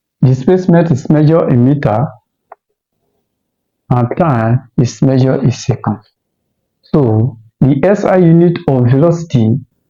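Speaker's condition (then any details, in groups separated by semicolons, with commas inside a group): No condition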